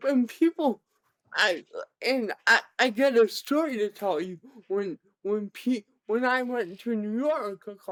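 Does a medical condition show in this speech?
Yes: cerebral palsy; present from birth, severe.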